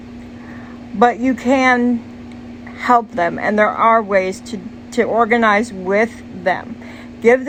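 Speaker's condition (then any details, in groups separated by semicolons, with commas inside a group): Cerebral palsy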